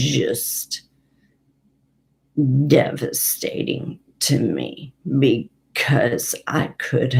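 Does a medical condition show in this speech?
Yes: Parkinson's and essential tremor; handwriting very poor, earlier unable to type.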